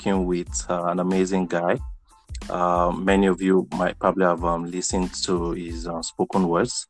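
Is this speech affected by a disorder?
No.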